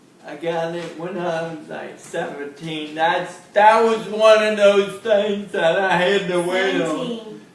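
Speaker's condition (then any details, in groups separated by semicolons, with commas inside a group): Cerebral palsy; cerebral palsy from birth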